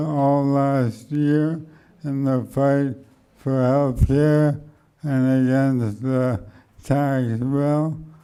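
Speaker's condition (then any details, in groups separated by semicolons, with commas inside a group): Motor neuron degeneration; motor neurons dying; onset two years ago, rapid progression, barely walks, physical therapy; speech slowed and softened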